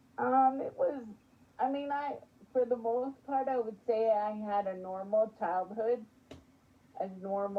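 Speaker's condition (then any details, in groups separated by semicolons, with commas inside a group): Spastic quadriplegic cerebral palsy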